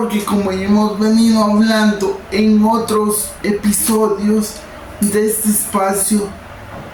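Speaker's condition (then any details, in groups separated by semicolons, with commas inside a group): Cerebral palsy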